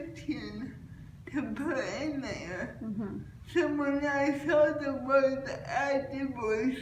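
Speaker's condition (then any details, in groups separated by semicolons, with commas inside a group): Cerebral palsy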